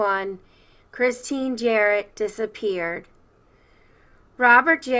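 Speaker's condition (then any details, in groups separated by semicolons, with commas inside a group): No condition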